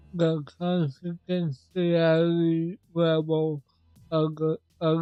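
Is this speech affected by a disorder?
Yes: cerebral palsy; affects voice.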